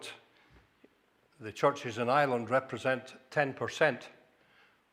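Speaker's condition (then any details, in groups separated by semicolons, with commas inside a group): No condition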